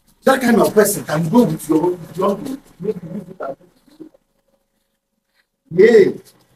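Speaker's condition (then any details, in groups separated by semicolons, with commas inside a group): No condition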